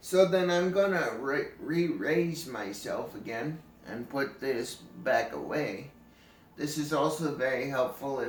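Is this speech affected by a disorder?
Yes: cerebral palsy.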